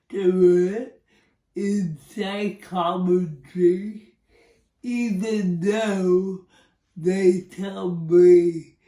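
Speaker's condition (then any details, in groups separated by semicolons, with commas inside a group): Cerebral palsy; speech impairment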